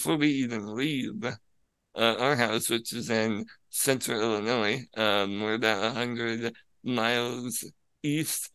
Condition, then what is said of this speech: Spinal muscular atrophy. Because it explains why he can be a little bit difficult to understand at times.